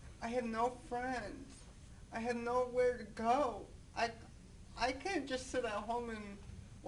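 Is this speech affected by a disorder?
Yes: cerebral palsy.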